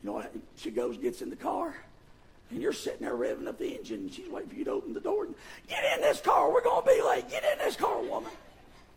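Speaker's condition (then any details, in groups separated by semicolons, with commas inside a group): Vocal fold paralysis, bilateral; speaks with false vocal folds; Baptist Hospital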